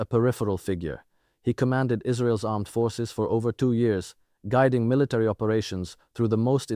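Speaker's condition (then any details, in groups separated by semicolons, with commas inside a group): No condition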